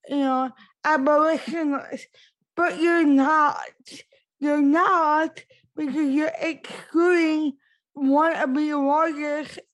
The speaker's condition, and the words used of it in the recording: Cerebral palsy. I said, the reason why I speak concisely, even in written word, is because growing up, I was told that no one wanted to hear me speak because of my impaired speech